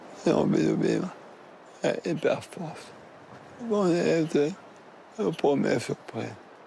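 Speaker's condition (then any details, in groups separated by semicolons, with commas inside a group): Maladie de Charcot (ALS); needs voice amplifier, uses eye-tracking communication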